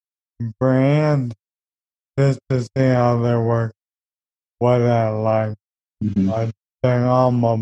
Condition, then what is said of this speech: ALS (motor neuron disease). A little tough for me to talk and be understood.